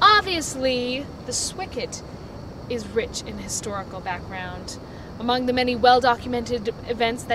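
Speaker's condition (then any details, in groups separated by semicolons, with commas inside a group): No condition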